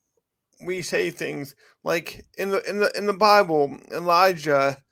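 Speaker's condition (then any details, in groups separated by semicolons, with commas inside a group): Cerebral palsy; from birth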